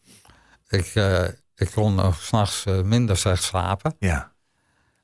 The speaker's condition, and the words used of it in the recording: ALS (motor neuron disease). Mm maar goed, blijkbaar ben ik nog wel goed te verstaan voor jou.